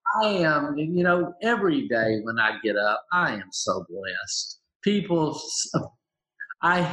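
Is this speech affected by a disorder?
Yes: aphasia, apraxia, dysarthria after stroke; motor apraxia, dysarthria from stroke, lost reading and writing, doctors said would never talk; one year three months post-stroke, practices speech four hours daily, helped by St. Petersburg aphasia center; initially mute, plans each sentence, interruption loses it, mistaken for drunk, carries aphasia card.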